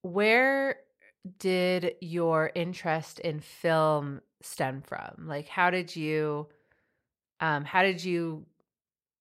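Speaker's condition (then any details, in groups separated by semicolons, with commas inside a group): No condition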